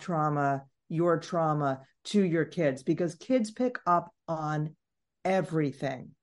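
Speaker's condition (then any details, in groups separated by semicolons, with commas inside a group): No condition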